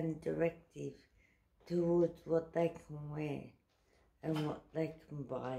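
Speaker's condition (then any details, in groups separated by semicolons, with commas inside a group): Cerebral palsy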